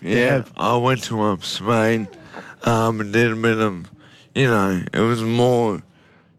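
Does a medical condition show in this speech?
Yes: motor neurone disease; sporadic motor neurone disease, deteriorating quickly; had treatment overseas, exploring TPS neuromodulation in Melbourne, twice-daily home device, nanocrystallized gold from Salt Lake.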